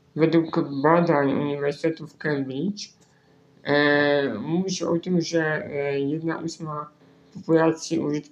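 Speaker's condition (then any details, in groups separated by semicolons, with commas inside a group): Spinal muscular atrophy; right-click via two keys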